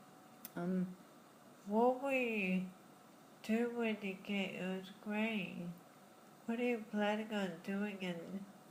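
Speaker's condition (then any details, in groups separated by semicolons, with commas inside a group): Friedreich's ataxia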